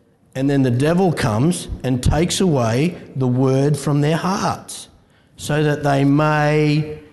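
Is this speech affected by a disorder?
No.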